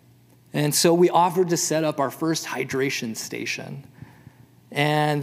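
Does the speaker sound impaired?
No.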